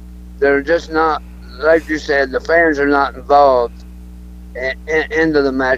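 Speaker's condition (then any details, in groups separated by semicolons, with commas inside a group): Throat cancer; cancer survivor, alive and well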